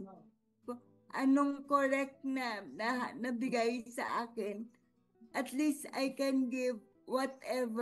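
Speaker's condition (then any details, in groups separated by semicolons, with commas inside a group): Cerebral palsy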